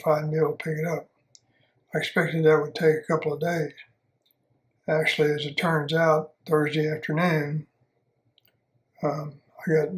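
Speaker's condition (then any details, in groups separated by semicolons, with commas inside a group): Parkinson's disease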